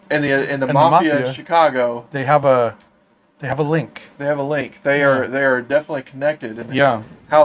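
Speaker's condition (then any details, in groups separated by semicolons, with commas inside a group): No condition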